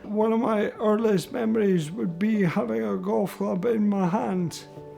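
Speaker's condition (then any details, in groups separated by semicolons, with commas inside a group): Motor neurone disease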